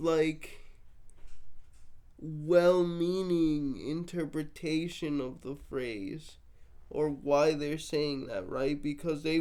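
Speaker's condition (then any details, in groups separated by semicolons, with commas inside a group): Cerebral palsy, mixed, mild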